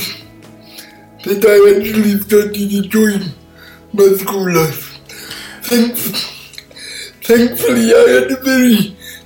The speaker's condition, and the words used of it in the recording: Cerebral palsy. Like, as people probably realize, I have a speech impairment.